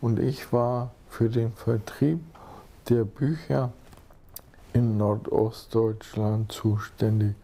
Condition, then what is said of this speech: ALS (motor neuron disease). Und man hört vielleicht auch schon am Zungenschlag, auch da ist schon ein bisschen Muskelabbau.